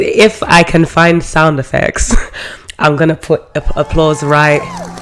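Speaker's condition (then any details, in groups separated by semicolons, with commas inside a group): No condition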